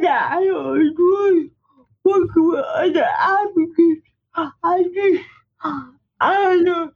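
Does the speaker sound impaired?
Yes: speech impairment; speech impairment audible to listeners.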